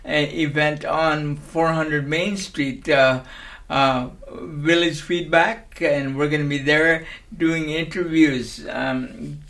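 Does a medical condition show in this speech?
Yes: cerebral palsy.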